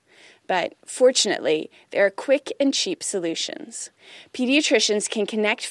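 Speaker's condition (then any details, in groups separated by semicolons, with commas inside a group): No condition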